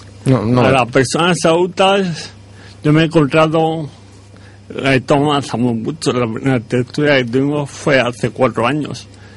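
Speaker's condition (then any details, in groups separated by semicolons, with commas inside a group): Rare neurological disease; ataxia form, balance loss, low muscle tone; starting medication clinical trial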